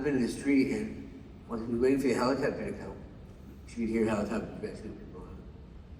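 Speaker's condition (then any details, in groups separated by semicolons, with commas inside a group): Parkinson's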